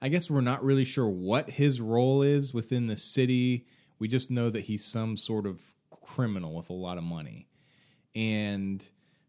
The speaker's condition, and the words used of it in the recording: None; typical speech.